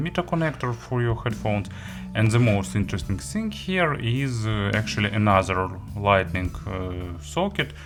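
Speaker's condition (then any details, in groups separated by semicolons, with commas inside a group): No condition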